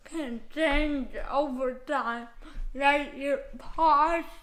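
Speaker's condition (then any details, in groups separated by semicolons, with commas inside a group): Cerebral palsy; caused by lack of oxygen at birth; speech affected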